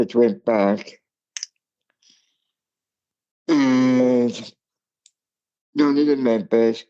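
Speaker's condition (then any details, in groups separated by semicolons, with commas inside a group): Cerebral palsy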